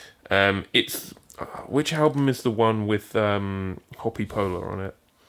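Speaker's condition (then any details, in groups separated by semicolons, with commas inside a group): No condition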